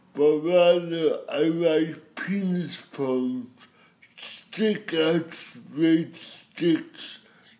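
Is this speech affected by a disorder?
Yes: cerebral palsy.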